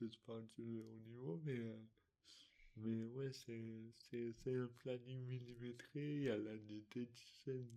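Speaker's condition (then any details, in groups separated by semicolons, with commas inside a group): Dystonia; articulation difficulties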